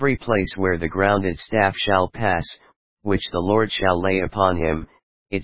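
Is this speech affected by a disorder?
No.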